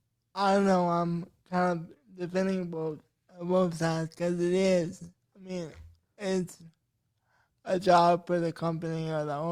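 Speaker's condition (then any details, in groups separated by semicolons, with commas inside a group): Cerebral palsy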